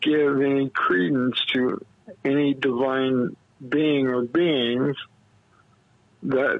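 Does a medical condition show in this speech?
Yes: cerebral palsy; month in incubator.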